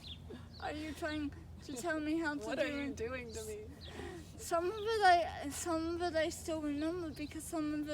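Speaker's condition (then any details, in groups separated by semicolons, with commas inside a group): Cerebral palsy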